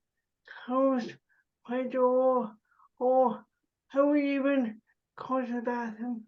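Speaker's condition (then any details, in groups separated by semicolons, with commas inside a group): Cerebral palsy, spastic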